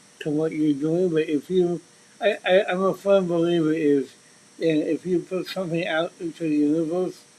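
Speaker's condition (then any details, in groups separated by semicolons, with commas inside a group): Cerebral palsy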